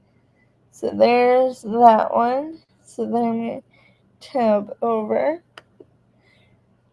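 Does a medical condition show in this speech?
Yes: cerebral palsy.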